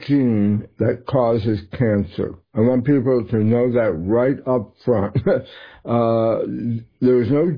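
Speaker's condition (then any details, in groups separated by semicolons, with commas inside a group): Tongue cancer; first signs hearing problem and ear pain, seen by ENT doctor, throat scan malignant then benign; slurred speech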